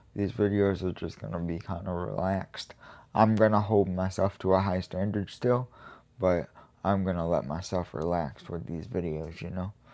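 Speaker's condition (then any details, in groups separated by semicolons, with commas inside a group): Cerebral palsy; quadriplegic, uses wheelchair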